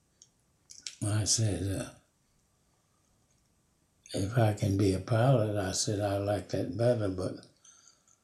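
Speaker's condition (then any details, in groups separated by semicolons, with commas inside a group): Parkinson's disease; Parkinson's for about 5 years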